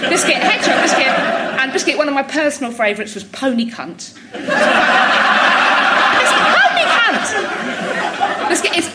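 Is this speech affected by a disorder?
Yes: Tourette's; neurological, believed inherited, tics since about age 6, much less noticeable when younger, intensified early 20s; frequent vocal tics throughout conversation; random phrases, occasional swearing tics, noises.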